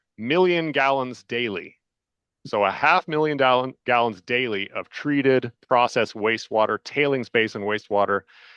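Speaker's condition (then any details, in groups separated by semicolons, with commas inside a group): No condition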